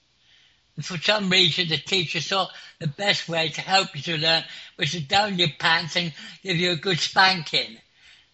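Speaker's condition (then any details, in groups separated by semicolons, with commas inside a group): Clinically deaf; clinically deaf since school age, could not follow unfamiliar Suffolk slang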